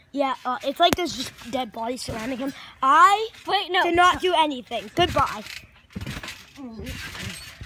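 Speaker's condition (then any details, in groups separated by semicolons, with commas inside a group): No condition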